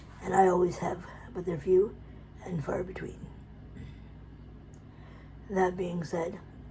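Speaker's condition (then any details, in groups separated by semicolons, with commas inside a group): Cerebral palsy; predominantly physical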